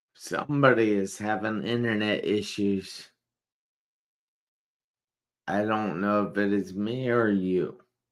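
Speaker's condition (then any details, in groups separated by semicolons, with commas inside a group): Traumatic brain injury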